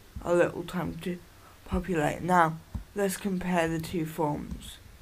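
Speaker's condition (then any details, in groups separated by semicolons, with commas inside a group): Cerebral palsy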